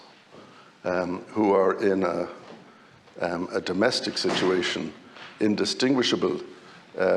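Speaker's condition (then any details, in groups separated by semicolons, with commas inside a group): No condition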